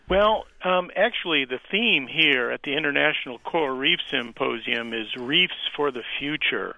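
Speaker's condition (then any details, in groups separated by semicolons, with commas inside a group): No condition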